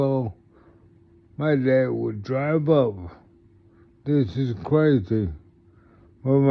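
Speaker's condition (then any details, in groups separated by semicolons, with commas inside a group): Multiple sclerosis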